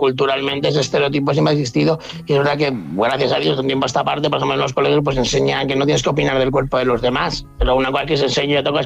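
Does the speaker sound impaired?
No.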